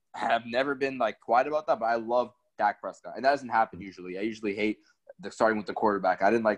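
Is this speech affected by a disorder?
No.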